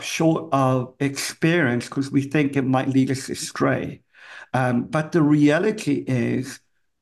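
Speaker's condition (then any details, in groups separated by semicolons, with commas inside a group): Cleft palate; congenital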